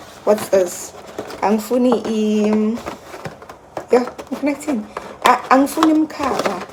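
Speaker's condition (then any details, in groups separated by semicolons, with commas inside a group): No condition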